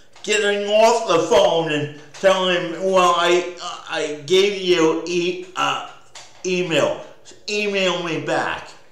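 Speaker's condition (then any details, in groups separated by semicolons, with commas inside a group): Cerebral palsy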